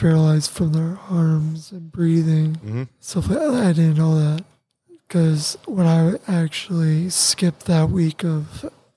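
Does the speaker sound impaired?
Yes: tracheostomy; tracheostomy connected to ventilator, paralysis after accident, breathing affected; ventilator dependent through tracheostomy; voice lost at first, spelled on communication board, voice later regained, cuff inflated at night stops talking.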